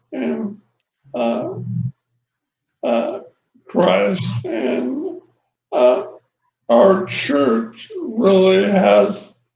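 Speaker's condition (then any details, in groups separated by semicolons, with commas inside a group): ALS; voice changed early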